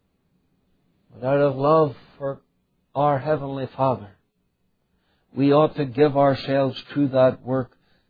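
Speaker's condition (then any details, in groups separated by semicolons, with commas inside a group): No condition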